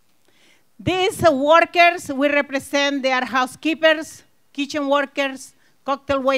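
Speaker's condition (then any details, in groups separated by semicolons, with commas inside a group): No condition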